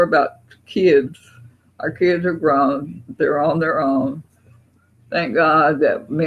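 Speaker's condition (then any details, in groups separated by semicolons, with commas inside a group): Parkinson's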